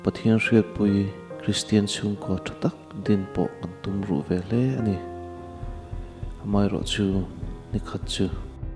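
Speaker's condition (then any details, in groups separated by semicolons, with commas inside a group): No condition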